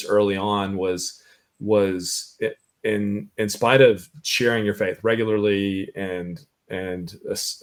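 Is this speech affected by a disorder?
No.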